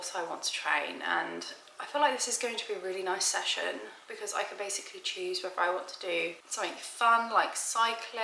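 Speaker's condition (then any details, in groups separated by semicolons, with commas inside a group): No condition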